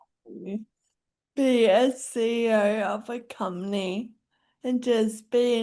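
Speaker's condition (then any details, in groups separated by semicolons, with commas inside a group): Friedreich's ataxia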